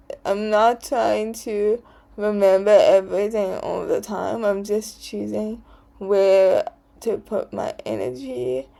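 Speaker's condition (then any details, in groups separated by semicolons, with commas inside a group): Cerebral palsy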